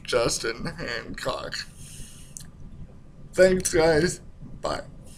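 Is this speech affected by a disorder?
Yes: cerebral palsy; speaks slower at times.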